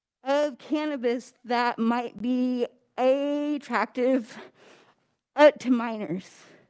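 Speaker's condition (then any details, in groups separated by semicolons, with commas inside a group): Cerebral palsy; stutters, clearer when medicated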